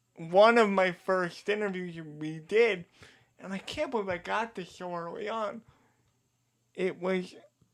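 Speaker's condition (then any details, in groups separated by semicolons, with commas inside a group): Cerebral palsy; diagnosed age two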